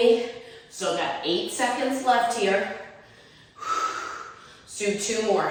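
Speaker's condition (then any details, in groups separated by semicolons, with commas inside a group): No condition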